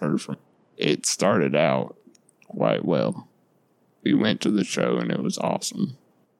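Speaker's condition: Duchenne muscular dystrophy; repositioned in bed by mother

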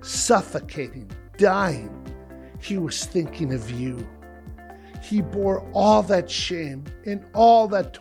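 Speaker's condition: No condition

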